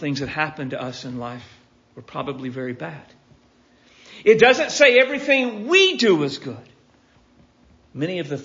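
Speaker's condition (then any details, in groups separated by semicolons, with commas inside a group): No condition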